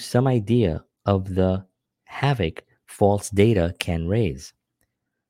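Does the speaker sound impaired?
No.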